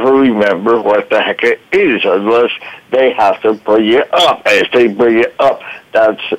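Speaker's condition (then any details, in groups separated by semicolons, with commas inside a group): Voice box damage from tracheostomy; 1-2 week coma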